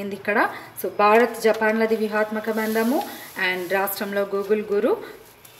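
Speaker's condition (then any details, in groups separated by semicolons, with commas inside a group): No condition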